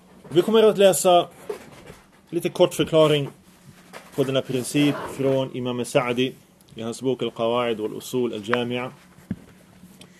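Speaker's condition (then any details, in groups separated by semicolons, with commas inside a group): No condition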